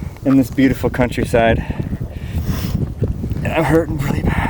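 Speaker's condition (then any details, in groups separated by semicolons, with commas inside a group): No condition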